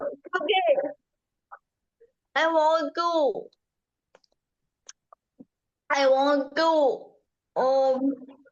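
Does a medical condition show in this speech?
Yes: cerebral palsy; from birth.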